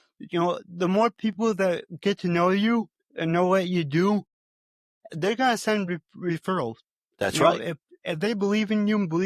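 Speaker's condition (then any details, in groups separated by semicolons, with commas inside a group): Cerebral palsy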